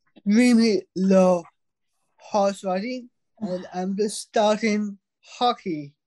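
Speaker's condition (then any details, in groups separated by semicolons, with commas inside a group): Down syndrome; congenital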